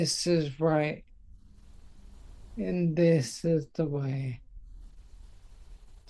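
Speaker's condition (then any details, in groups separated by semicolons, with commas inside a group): Multiple sclerosis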